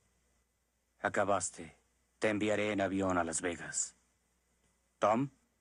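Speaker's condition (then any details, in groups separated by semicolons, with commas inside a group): No condition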